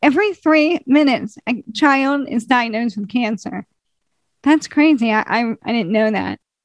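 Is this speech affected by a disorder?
Yes: ALS; terminal, no cure; still able to swallow and eat without choking, feeding tube not yet used.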